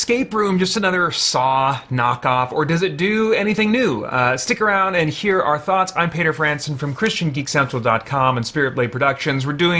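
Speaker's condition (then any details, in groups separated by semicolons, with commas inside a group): No condition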